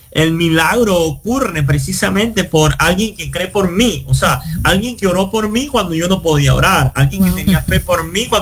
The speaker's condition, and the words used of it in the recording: Cleft palate. Y hoy el que no puede hablar habla y habla bastante.